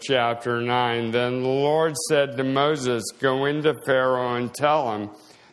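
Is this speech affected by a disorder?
Yes: slowed speech, swallowing problems; progressive condition.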